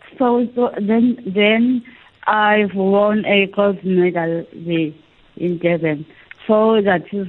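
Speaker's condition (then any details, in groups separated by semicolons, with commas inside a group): Cerebral palsy; affects movement and speech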